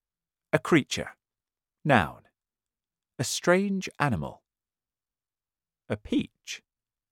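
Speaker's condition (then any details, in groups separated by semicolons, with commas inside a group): No condition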